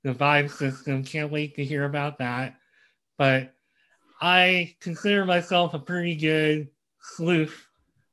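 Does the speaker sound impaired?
Yes: cleft lip and palate; congenital.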